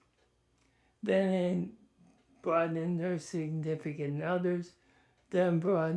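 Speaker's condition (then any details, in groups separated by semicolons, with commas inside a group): ALS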